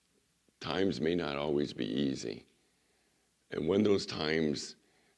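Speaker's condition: Vocal cord surgery recovery; recovering from vocal cord surgery, resting voice, recent cold and coughing set recovery back; voice not ready for full message, doctor limits teaching to 10-15 minutes

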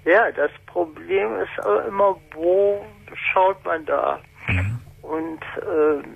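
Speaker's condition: Spastic paralysis since birth; congenital, mainly affects the hands, writing or holding a full glass looks drunk to outsiders; able to communicate normally

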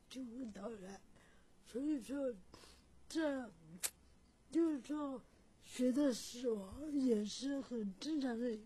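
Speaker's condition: Cerebral palsy; from birth, oxygen deprivation during breech delivery, impaired mobility; unclear, slurred articulation described in own poem

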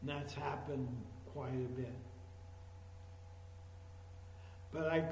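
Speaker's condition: ALS; could not breathe deeply

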